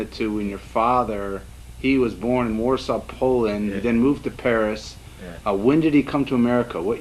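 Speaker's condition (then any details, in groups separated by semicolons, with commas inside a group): No condition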